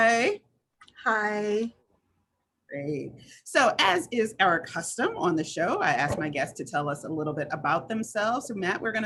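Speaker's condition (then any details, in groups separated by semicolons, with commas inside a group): No condition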